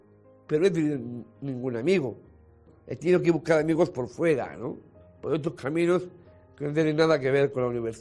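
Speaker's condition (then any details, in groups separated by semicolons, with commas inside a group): Down syndrome; features noted from birth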